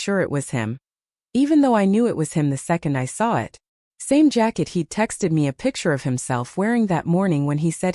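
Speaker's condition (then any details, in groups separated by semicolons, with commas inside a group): No condition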